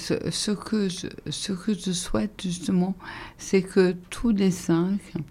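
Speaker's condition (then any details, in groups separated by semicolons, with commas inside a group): ALS (Charcot's disease); advanced, increasing oxygen use, lies down a lot, muscle pain, constant contractures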